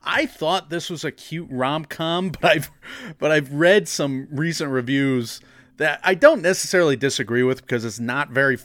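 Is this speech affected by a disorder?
No.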